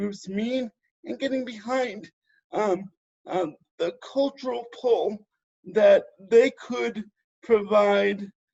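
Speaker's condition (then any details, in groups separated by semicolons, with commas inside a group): Cerebral palsy; spastic type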